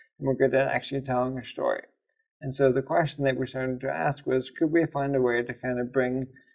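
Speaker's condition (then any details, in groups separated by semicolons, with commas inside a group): ALS; voice audibly affected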